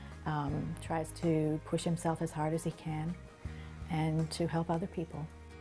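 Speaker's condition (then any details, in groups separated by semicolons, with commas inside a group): No condition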